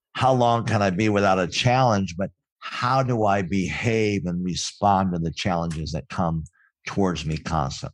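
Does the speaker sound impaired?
Yes: cleft palate; congenital cleft palate.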